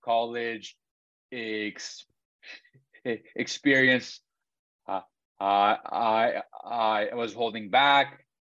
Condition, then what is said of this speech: Stuttering. Because, I have to say that I stutter in 6 different languages.